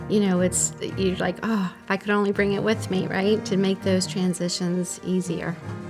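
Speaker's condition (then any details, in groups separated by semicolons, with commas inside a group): No condition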